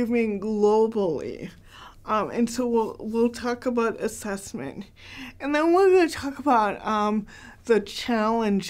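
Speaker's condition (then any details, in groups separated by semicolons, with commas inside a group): Cerebral palsy, mild; hard to understand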